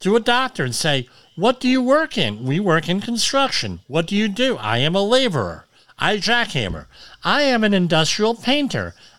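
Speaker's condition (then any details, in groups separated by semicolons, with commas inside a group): Cleft lip and palate; formerly unintelligible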